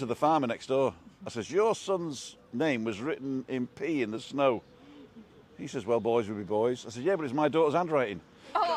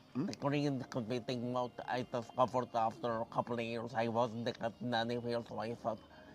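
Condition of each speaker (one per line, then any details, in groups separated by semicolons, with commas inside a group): No condition
Cerebral palsy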